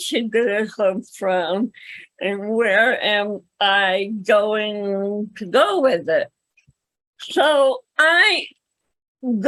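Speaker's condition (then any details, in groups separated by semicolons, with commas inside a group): Cerebral palsy; speaks better than types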